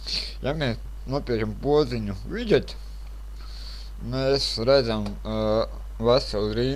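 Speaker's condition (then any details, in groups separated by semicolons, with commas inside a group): Cerebral palsy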